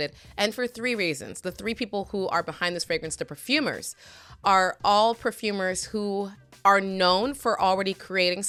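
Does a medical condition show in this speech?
No.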